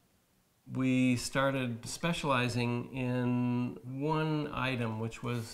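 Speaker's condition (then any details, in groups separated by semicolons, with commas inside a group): No condition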